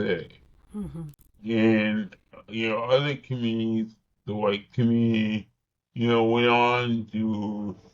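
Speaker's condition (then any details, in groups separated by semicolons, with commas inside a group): Cerebral palsy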